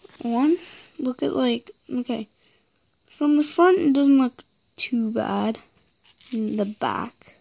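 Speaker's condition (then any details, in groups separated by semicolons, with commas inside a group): No condition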